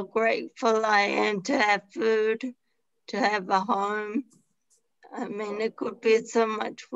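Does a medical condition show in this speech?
Yes: traumatic brain injury; car crash; years after car crash; relearned talking.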